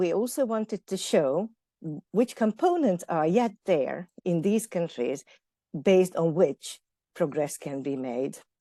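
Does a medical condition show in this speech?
No.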